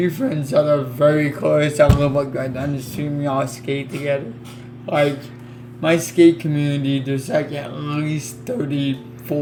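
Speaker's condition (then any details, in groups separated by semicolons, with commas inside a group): Cerebral palsy; affects legs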